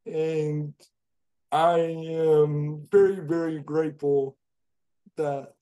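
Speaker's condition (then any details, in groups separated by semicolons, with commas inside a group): Cerebral palsy; able to speak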